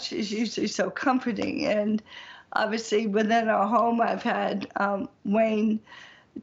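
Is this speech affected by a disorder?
Yes: bulbar ALS; bulbar onset ALS, speech, swallow and breathing presentation, expected faster progression, voice expected to go sooner; recently diagnosed, choking first then speech changes, careful eating, breathing difficulty when choking, stamina can wane; lisp, difficulty with articulation, effortful tongue movement, not speaking clearly, ALS impact audible.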